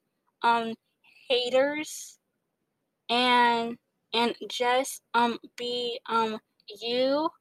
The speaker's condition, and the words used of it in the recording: Stuttering. I have a stutter and I sound young.